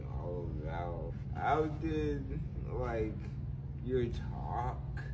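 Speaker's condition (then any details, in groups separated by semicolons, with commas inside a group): Cerebral palsy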